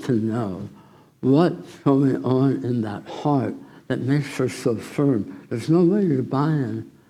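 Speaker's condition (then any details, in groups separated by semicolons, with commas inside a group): Tongue cancer surgery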